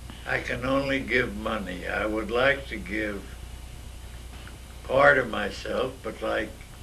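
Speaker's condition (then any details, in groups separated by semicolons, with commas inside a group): Myasthenia gravis; neurological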